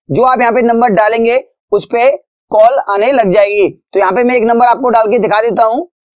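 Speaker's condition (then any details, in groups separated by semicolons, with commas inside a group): No condition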